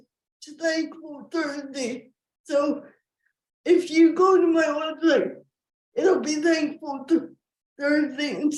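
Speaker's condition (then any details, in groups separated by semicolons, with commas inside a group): Cerebral palsy; wheelchair user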